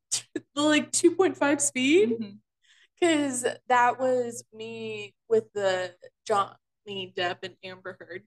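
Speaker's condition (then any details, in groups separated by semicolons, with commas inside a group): Stuttering; at times very severe, voluntary stuttering used as a technique; at times very badly, others often do not notice, can stutter on purpose, voluntary stuttering gives some fluency; prolonged sounds, blocks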